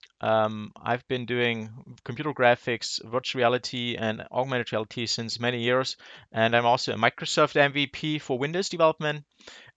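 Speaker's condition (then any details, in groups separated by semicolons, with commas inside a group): No condition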